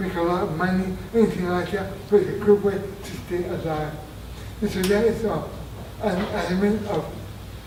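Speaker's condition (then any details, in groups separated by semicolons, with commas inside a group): Traumatic brain injury; near-fatal injury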